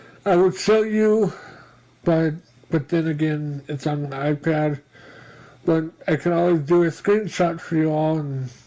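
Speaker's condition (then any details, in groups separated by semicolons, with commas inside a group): Mobius syndrome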